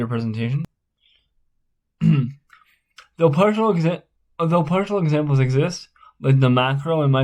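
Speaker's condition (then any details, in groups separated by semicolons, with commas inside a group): Spastic cerebral palsy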